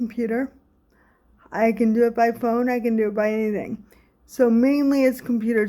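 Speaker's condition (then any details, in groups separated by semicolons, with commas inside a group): Cerebral palsy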